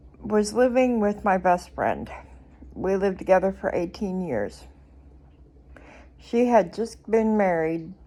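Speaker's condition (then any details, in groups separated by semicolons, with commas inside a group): Cerebral palsy; speech noticeably atypical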